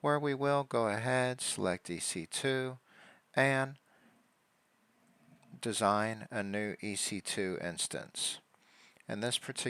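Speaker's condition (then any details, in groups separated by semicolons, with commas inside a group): No condition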